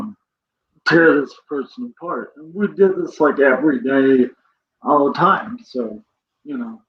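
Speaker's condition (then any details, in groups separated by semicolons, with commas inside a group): Cerebral palsy; present from birth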